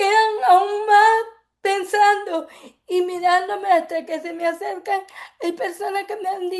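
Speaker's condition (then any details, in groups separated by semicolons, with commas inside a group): Cerebral palsy; affects speech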